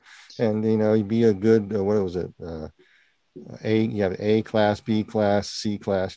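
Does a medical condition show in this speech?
Yes: partial cleft palate; congenital.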